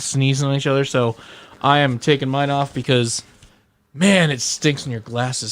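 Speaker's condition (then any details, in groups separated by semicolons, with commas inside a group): No condition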